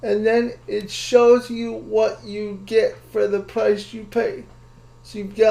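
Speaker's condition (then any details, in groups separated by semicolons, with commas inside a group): Cerebral palsy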